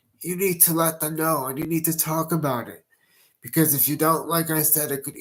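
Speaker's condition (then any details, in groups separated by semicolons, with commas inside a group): Cerebral palsy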